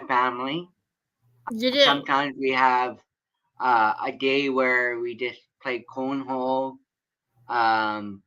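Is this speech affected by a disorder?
Yes: cerebral palsy.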